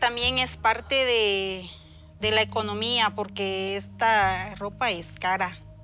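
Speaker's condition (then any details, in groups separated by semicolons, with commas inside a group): No condition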